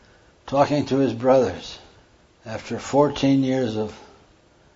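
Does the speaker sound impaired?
Yes: Parkinson's; diagnosed 14 years ago by neurologist in Lincoln, Nebraska, tremor; hand tremor during talk.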